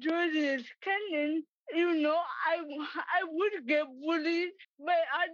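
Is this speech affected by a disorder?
Yes: cerebral palsy; present from birth, affects walking and hand use, scribbled instead of writing, types instead.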